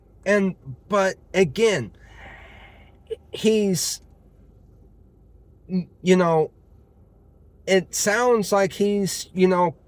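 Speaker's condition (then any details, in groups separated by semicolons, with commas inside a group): No condition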